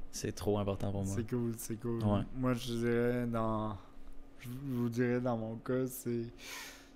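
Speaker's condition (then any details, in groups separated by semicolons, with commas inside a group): Cerebral palsy; wheelchair use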